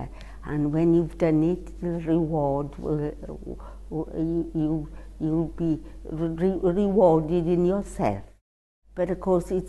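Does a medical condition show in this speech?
Yes: cerebral palsy.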